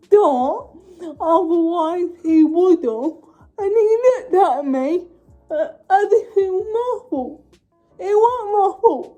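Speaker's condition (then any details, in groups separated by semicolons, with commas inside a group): Cerebral palsy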